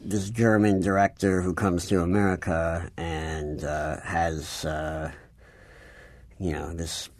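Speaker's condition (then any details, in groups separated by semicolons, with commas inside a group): Cleft palate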